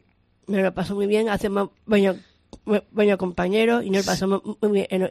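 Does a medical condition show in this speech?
Yes: Down syndrome; from birth, extra chromosome 21, age 19.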